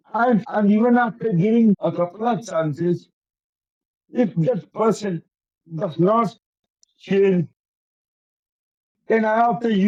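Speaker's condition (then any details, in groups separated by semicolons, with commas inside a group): Cerebral palsy; affects coordination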